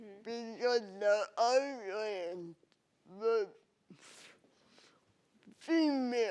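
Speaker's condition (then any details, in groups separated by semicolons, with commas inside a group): Cerebral palsy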